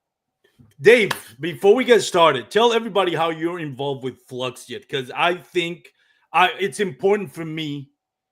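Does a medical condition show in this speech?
No.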